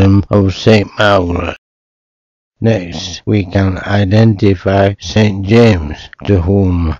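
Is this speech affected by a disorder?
Yes: motor neuron disease.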